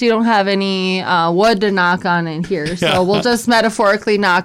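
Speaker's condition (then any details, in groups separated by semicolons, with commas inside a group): No condition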